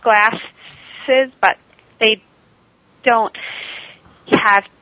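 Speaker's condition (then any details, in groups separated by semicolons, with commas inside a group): Stuttering; very severe third grade, worse high school, speakeasy from Dr. John Haskell, speech therapy helped core; moderate, occasional speakeasy in-ear delayed auditory feedback device, not worn on show; device cuts stuttering about 95%, still stutters at sentence onset, worse around unfamiliar people, sometimes avoids talking; prolonged sounds, blocks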